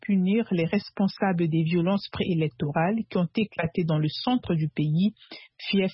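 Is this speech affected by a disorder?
No.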